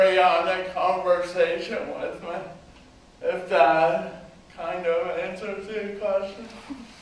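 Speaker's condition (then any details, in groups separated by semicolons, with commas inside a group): Cerebral palsy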